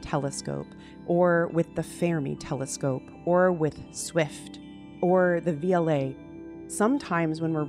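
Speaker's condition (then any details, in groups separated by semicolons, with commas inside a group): No condition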